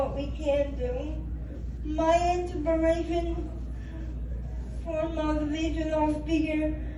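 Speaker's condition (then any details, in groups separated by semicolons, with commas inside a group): Cerebral palsy; spastic quadriplegia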